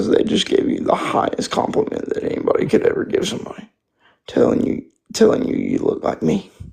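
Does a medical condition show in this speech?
Yes: spastic quadriplegic cerebral palsy.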